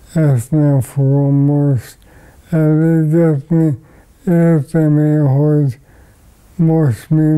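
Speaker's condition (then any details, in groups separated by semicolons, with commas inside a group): ALS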